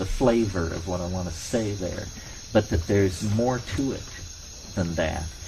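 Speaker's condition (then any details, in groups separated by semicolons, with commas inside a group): No condition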